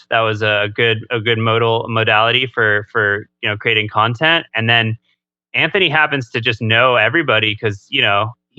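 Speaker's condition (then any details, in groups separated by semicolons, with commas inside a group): No condition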